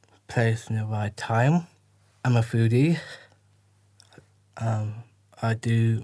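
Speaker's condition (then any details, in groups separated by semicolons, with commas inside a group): Down syndrome; 20-year-old man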